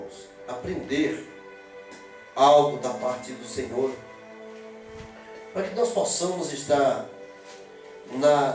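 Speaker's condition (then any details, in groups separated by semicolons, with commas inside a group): No condition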